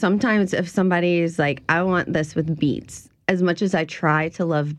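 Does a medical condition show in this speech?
No.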